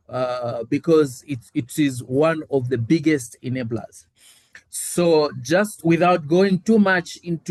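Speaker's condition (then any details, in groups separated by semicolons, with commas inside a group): No condition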